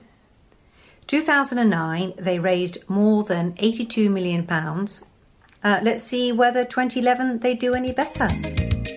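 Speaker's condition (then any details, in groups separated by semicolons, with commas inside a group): No condition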